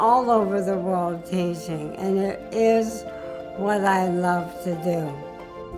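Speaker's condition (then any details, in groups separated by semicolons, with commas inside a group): ALS; still moving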